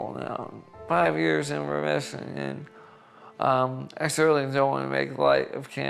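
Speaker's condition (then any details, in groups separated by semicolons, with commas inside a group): ALS; onset with upper body muscle spasms; about 18 months from first symptom to diagnosis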